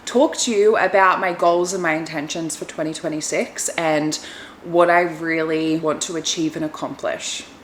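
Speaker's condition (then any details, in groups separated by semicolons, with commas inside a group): No condition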